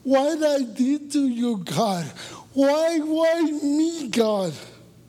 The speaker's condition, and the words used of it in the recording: Cerebral palsy. And you know, my curse that was my voice is the biggest blessing in my life.